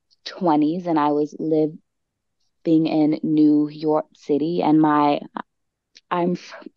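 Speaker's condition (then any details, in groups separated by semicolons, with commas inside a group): Stuttering; prolonged sounds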